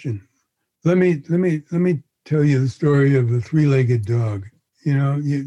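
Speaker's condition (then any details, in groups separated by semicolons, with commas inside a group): Parkinson's disease; exhaustion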